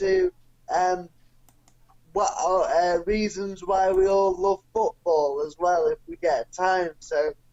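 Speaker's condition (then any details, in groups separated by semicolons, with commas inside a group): Cerebral palsy; non-progressive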